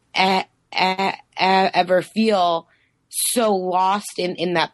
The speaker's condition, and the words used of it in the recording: Stuttering. Well, I could see that, though, just knowing you and knowing the relaxed way in which you stutter, where your stuttering's not really associated with struggle.